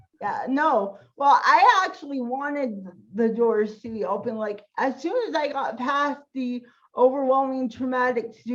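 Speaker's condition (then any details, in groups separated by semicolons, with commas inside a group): Cerebral palsy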